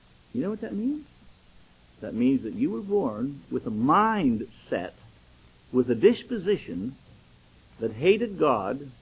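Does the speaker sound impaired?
No.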